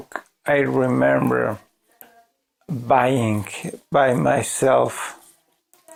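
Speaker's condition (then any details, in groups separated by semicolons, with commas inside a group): ALS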